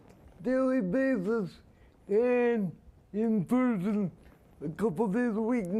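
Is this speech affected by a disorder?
Yes: spastic quadriplegia.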